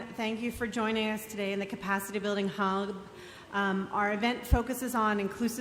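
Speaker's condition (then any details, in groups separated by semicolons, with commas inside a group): No condition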